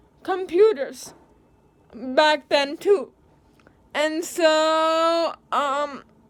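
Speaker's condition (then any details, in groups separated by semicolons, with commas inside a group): Cerebral palsy; leg spasticity, baclofen pump, hip rotation surgery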